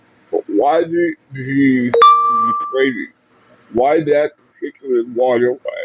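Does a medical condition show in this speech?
Yes: Parkinson's; speech impediment.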